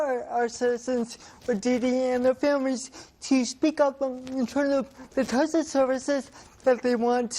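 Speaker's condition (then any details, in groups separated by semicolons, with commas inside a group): Cerebral palsy; talking impacted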